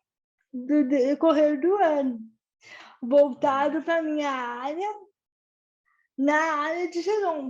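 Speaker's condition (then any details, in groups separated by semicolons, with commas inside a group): Cerebral palsy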